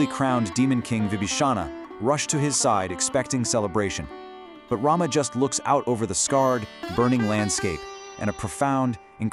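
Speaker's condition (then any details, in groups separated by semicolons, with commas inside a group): No condition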